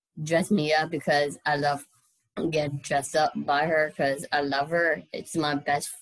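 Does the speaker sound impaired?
Yes: Down syndrome; extra copy of chromosome 21, low muscle tone, heart surgery, eye surgery and other surgeries in childhood, thyroid removed; adult, 22 years old.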